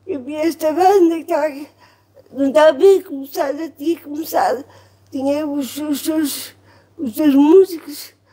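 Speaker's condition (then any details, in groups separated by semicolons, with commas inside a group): Cerebral palsy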